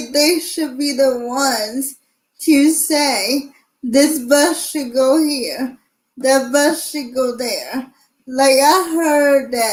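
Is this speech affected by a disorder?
Yes: cerebral palsy.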